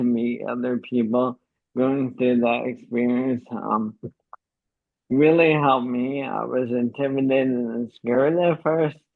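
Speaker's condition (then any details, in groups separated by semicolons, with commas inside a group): ALS; uses pre-recorded voice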